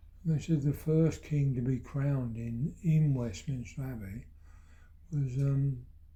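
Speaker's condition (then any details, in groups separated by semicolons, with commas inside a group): Parkinson's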